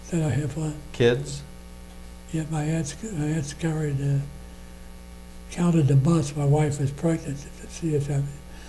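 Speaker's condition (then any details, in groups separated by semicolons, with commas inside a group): Parkinson's disease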